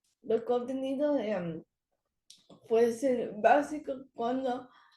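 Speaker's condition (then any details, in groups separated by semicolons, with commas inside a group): Cerebral palsy; speech not very good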